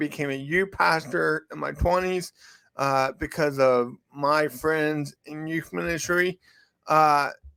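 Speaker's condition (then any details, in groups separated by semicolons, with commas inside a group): Cerebral palsy; from birth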